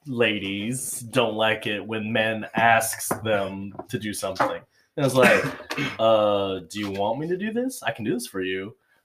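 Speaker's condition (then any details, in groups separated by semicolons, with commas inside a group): No condition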